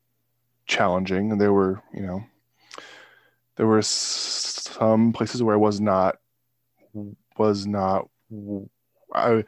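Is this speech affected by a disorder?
Yes: stuttering; stuttering since childhood, severe in middle and high school, could not get words out, several intensive camps when younger; still stutters, communicating virtually more challenging, more anxiety; word and part-word repetitions, blocks on own name; here prolonged sounds.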